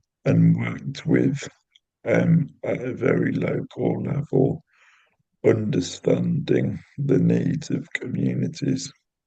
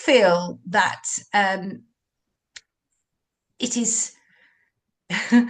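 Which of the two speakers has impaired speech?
The first: cerebral palsy; intrathecal baclofen pump; neuro physio, occupational therapy.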